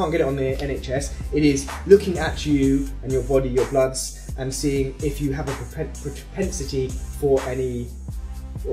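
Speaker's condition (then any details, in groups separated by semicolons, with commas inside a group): No condition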